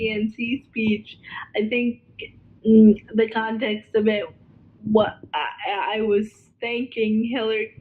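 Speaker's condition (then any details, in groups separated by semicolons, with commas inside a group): Cerebral palsy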